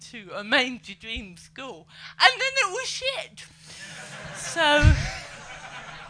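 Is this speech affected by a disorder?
Yes: cerebral palsy; slow walking, poor handwriting; slow to reach stage, sits on plinth on stage; able to speak and move.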